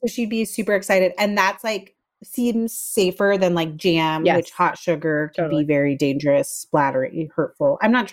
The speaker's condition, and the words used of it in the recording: No condition.